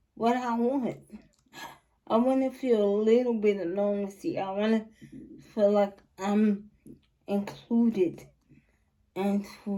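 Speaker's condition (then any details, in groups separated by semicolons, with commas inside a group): Cerebral palsy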